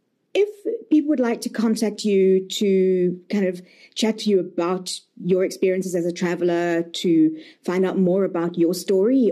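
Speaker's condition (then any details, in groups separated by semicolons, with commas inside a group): No condition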